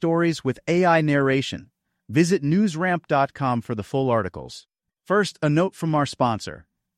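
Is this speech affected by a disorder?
No.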